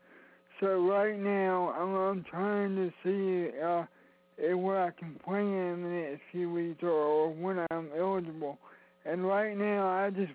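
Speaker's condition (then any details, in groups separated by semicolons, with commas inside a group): Cerebral palsy; physical disability, cognition unaffected, walks only short distances, rides scooter, does not drive, needs rides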